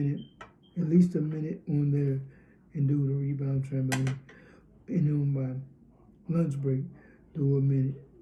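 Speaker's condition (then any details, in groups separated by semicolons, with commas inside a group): Cerebral palsy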